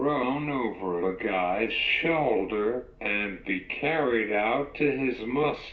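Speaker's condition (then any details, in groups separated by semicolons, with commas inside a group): Cerebral palsy; uses wheelchair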